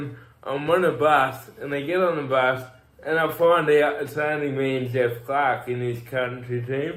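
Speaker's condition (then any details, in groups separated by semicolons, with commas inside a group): Cerebral palsy; from birth, tight muscles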